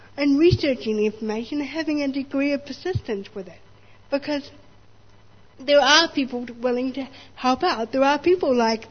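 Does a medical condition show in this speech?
Yes: spastic cerebral palsy; born 24 weeks premature, not from lack of oxygen, multiple corrective procedures, mixed success; muscular tiredness and weakness, fluctuating fatigue, subtle learning deficits.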